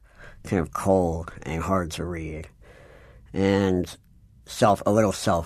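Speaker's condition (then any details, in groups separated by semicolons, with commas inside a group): Cleft palate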